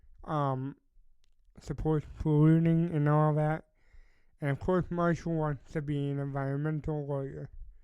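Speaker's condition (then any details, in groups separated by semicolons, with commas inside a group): Cerebral palsy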